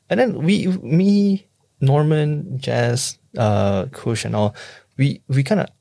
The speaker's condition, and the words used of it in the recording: Stuttering. Can you imagine all the people seeing you stutter?